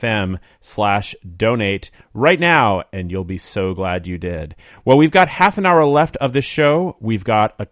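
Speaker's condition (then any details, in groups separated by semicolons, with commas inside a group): No condition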